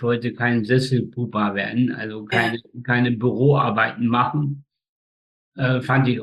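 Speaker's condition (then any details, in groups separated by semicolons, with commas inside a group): Spastic tetraparesis; all four limbs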